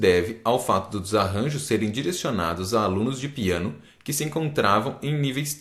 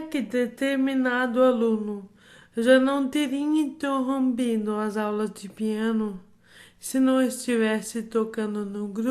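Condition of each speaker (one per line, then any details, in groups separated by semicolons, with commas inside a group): No condition
Amyotrophic lateral sclerosis; difficulty speaking, difficulty containing emotions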